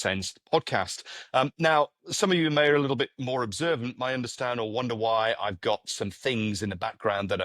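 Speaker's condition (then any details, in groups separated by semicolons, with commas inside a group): No condition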